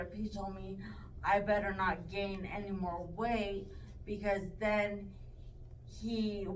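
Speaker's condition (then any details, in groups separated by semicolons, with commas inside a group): Traumatic brain injury; severe, car crash, coma, feeding tube, tracheostomy, lifelong effects; about 14 years since injury; no voice over two months, then whisper, speech therapy, unfiltered speech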